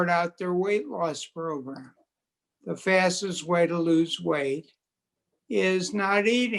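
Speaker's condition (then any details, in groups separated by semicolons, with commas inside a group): Multiple sclerosis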